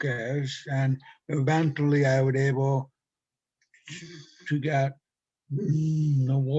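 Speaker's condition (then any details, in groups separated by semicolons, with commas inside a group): Stutter from brain injury; mild cerebral palsy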